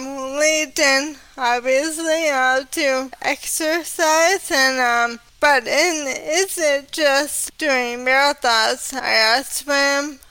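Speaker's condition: ALS; quickly progressed to walking with cane

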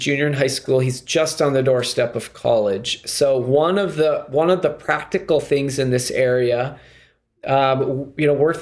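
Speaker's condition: No condition

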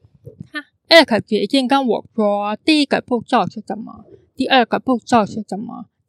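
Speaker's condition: Congenital hearing impairment, congenital cochlear underdevelopment; intonation slightly different from typical speakers, can sound sing-song

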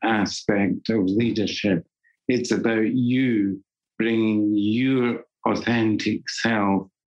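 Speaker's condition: Parkinson's disease; deep brain stimulation surgery, two brain implants with controller

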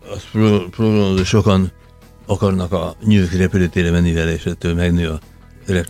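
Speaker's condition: Parkinson's disease

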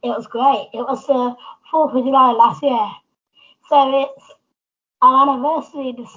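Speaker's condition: Down syndrome; learned to walk late

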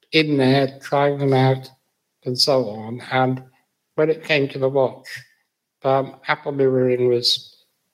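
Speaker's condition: Muscular dystrophy; uses Apple voice control and dictation, Apple Watch mirroring in iOS 16 for watch settings

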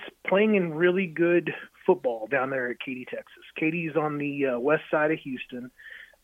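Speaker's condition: No condition

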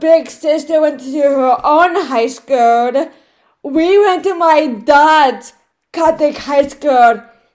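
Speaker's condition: Cerebral palsy, right side

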